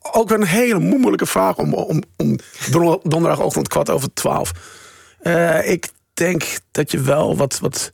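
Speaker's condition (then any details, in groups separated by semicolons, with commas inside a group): Stuttering; stuttering since age 3; speaking on live radio, school-talk phrase now comes out fluently; childhood school presentations frustrating, speaking felt harder than writing; repeated sounds, prolonged sounds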